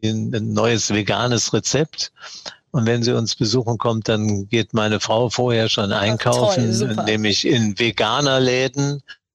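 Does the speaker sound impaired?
Yes: Parkinson's disease; diagnosed 2016 at age 75, tremor for years before, long attributed to stage fright.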